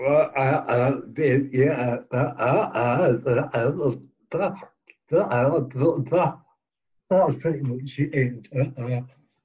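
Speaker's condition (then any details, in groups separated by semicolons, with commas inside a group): Cerebral palsy; present from birth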